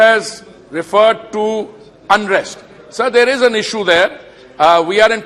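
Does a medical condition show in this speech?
No.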